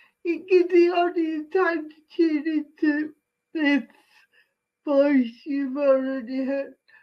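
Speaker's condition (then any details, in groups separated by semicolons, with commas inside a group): Cerebral palsy; speech impediment, speaks slowly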